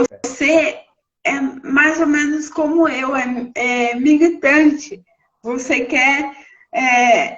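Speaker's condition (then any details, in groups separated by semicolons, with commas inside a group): Cerebral palsy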